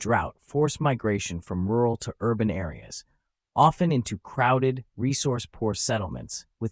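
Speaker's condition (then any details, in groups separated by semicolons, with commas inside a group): No condition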